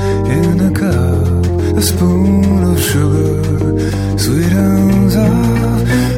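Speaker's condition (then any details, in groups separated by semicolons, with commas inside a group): No condition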